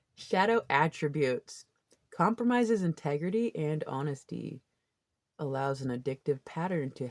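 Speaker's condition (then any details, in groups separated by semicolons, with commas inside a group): No condition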